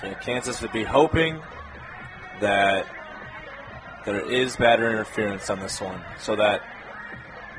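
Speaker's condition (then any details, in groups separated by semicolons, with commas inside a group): No condition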